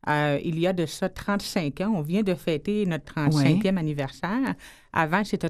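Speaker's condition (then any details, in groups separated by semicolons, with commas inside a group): Hearing loss; hard of hearing, described as an invisible handicap, parents supportive of handicap; expresses herself very well, worked very hard for it, also speaks English well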